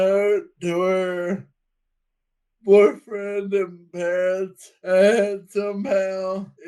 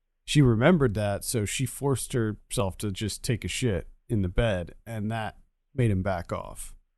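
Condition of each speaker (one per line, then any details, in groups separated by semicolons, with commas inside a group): Friedreich's ataxia; Friedreich's ataxia, affects balance and coordination
No condition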